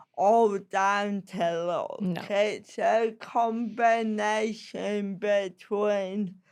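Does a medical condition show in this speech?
Yes: cerebral palsy; slow speech, sounds disabled.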